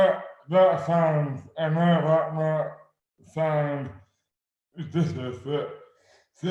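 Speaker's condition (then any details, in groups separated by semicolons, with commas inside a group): Dystonia; affects hands and speech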